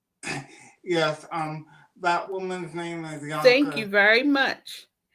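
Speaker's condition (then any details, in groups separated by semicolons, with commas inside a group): Cerebral palsy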